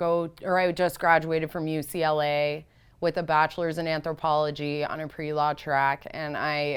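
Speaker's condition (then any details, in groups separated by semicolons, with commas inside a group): No condition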